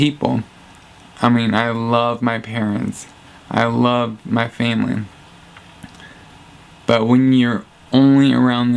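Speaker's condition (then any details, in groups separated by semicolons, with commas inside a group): Traumatic brain injury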